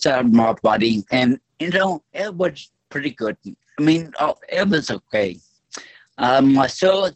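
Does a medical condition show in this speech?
Yes: stroke; voice affected.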